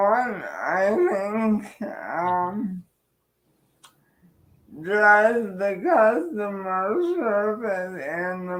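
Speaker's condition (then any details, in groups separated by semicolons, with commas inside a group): Cerebral palsy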